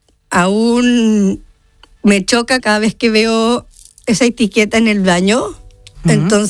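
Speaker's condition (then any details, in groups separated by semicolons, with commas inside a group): Down syndrome; congenital, diagnosed before birth; 30 years old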